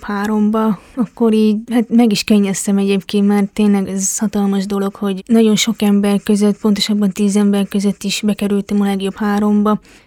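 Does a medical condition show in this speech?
Yes: hearing impairment; competes in deaf athletics at the Deaflympics.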